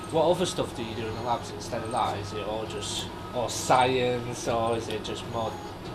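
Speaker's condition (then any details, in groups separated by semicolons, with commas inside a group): No condition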